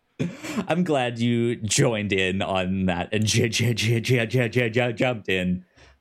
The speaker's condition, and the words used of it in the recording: Stuttering. We got a 1-star review on iTunes because of my stutter.